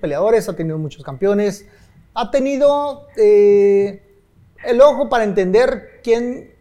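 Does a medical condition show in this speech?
No.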